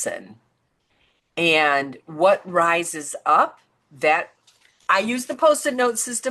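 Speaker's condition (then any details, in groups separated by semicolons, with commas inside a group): No condition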